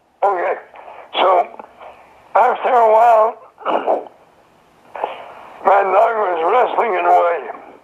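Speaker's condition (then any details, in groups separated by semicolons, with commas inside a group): Throat cancer; survivor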